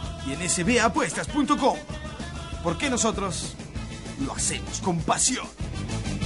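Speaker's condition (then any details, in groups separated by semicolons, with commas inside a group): No condition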